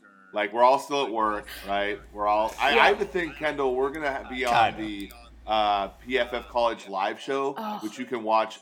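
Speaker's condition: No condition

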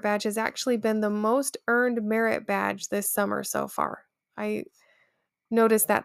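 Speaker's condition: No condition

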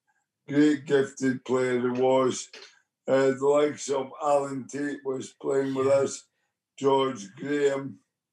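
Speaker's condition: Motor neurone disease; onset with left hand weakness, speech therapists offered

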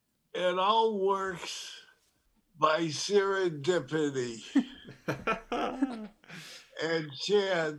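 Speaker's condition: Parkinson's disease; diagnosed over 9 years ago

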